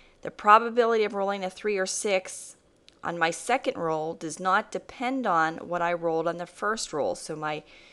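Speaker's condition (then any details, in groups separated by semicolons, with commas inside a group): No condition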